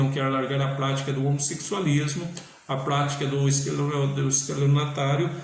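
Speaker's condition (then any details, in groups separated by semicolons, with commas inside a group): No condition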